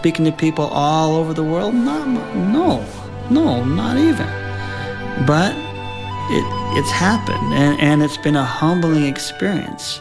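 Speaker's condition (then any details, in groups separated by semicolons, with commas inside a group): Stuttering; once could not talk, withdrew from talking to people for a time; on mission fluent when teaching, other times stuttered repeatedly, couldn't put two words together; repeated sounds, repeated words, prolonged sounds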